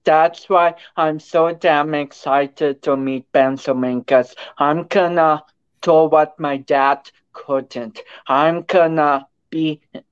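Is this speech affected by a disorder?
Yes: cerebral palsy; from birth, involves cerebrum and cerebellum, not expected to walk, now walks with concentration, affects balance and coordination; affects speech.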